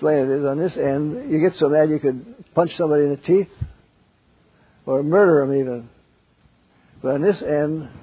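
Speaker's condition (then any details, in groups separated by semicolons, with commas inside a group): Parkinson's; takes cold shower instead of lying awake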